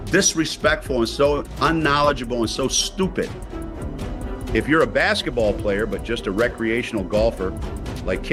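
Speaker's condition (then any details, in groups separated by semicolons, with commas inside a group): No condition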